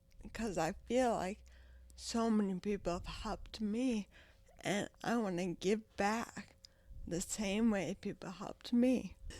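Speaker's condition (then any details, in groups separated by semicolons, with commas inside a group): Traumatic brain injury, ataxia; speech impediment, talks differently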